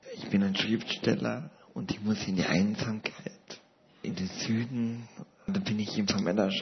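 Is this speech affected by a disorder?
Yes: paralysis with ventilator dependence; lives with ventilator, personal assistance in daily life.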